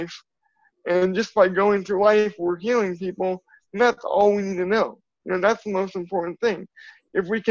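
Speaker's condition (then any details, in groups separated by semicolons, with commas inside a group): Cerebral palsy; from birth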